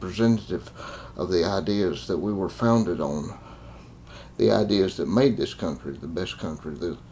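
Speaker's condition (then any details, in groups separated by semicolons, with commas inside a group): Cerebral palsy; congenital cerebral palsy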